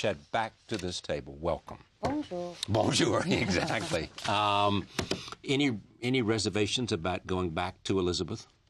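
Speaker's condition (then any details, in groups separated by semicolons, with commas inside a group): No condition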